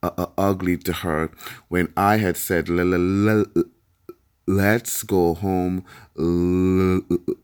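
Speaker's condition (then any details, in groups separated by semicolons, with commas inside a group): Stuttering; stuttering since childhood, onset in Jamaican countryside; stuttered joke once misheard by listener as something ugly; repeated sounds, blocks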